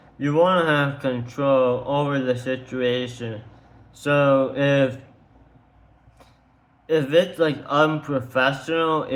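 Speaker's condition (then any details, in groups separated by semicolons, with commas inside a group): Tongue cancer surgery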